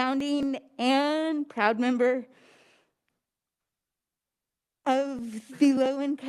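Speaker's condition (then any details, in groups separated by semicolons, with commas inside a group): Cerebral palsy; stutters, clearer when medicated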